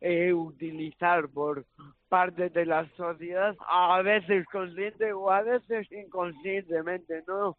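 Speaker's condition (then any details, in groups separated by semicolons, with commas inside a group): Cerebral palsy; diagnosed years later after mri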